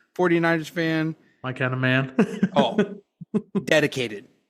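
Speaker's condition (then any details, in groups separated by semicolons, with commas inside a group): No condition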